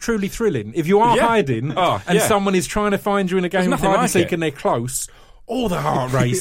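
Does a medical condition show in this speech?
No.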